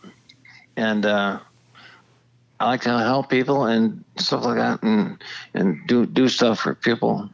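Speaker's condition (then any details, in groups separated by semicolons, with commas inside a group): Aphasia; sudden unexpected onset, heart transplant recipient; can't talk too good, host says doing fine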